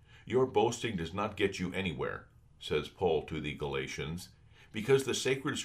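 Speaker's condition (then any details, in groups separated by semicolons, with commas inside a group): No condition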